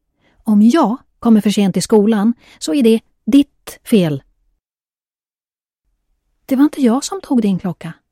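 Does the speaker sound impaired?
No.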